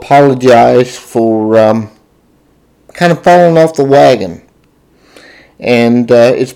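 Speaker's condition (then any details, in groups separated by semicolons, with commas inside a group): Cerebral palsy, spastic diplegia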